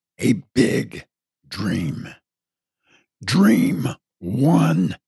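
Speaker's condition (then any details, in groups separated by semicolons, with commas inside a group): Partial laryngectomy from throat cancer; voice sounds different from typical voices, strangers ask if sick, still understandable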